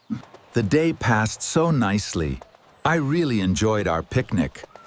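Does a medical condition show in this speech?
No.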